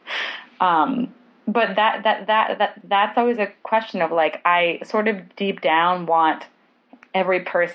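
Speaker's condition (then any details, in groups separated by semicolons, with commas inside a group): Stuttering; therapy over past 3 years: fluency shaping, stuttering modification, voluntary stuttering, subway talks with strangers; stutters while ordering; repeated sounds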